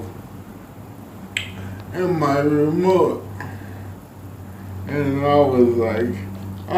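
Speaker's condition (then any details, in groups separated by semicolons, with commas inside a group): ALS; spasticity main symptom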